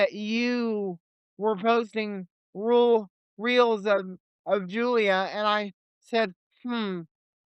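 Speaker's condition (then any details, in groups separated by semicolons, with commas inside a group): Cerebral palsy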